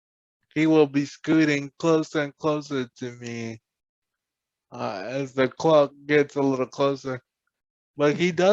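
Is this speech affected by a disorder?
Yes: cerebral palsy; present from birth.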